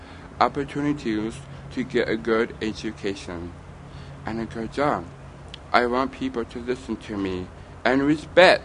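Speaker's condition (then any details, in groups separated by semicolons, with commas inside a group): Down syndrome; young adult man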